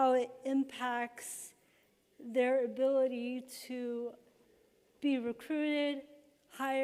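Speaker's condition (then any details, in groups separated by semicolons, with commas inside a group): Cerebral palsy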